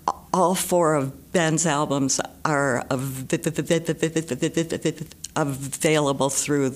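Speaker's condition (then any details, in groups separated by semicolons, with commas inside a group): Stutter; stutter persisting despite much of life trying to stop, described as incurable; severe stutter, stutters a lot; struggles to speak; repeated sounds, blocks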